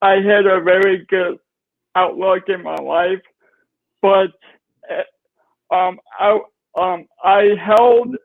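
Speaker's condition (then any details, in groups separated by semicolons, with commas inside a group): Cerebral palsy; brain injury; diagnosed age 3, physical and occupational therapy; nonverbal at age 3, speech therapy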